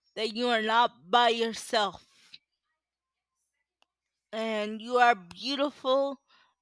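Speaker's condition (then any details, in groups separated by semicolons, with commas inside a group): Cerebral palsy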